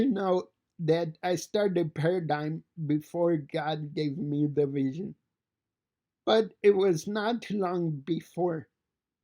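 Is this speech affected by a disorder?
Yes: cerebral palsy; fine motor impairment.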